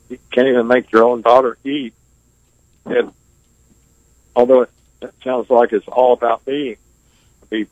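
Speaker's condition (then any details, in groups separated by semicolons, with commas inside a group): ALS; 17-year course; able to speak and communicate clearly, communicating takes more time due to ventilator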